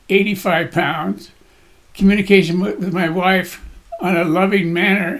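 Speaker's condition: Parkinson's disease; voice shakes, body shakes

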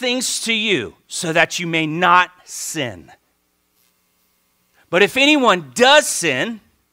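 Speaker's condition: No condition

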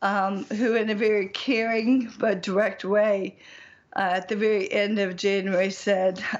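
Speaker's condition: Bulbar ALS; recently diagnosed, choking first then speech changes, careful eating, breathing difficulty when choking, stamina can wane

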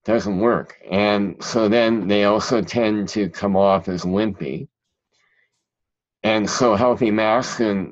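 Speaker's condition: Cleft palate; present since childhood

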